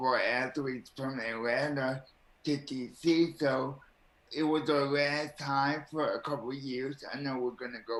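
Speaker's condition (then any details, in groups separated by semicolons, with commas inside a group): Cerebral palsy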